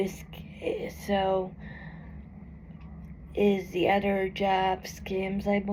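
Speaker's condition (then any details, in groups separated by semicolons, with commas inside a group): Cerebral palsy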